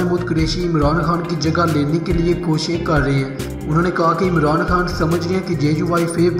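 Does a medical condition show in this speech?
No.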